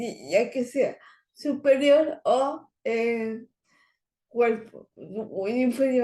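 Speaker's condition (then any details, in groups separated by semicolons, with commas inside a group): Cerebral palsy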